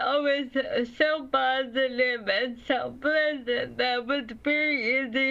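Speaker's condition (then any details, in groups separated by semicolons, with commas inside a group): ALS; limb onset, right foot first; diagnosed 1.5 years ago, portable wheelchair, right hand, both shoulders weak; slower speech, voice banking done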